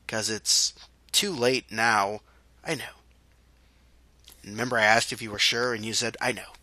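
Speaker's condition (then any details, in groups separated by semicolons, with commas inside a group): No condition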